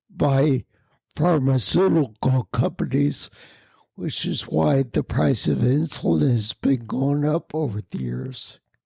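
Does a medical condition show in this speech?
Yes: spinocerebellar ataxia.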